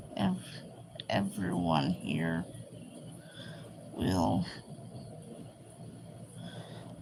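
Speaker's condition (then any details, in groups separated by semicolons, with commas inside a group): Cerebral palsy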